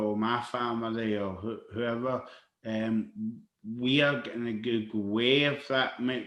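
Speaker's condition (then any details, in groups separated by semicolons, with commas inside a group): Cerebral palsy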